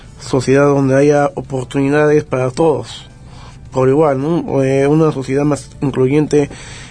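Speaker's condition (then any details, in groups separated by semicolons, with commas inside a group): Down syndrome; congenital, trisomy 21, age 24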